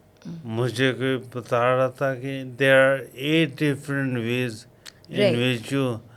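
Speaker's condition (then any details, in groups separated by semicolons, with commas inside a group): Coma after road accident; road accident, brain injury after coma; about ten years since accident; slightly slurred, slow speech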